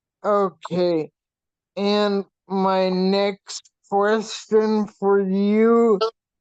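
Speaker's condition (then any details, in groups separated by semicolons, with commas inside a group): Hydrocephalus with shunt failure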